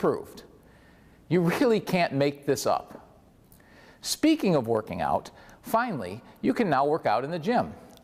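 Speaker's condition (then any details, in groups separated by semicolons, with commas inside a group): No condition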